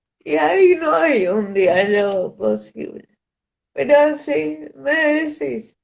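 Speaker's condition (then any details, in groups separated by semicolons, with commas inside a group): Cerebral palsy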